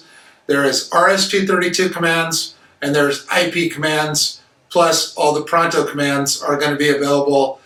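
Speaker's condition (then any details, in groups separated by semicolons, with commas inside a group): No condition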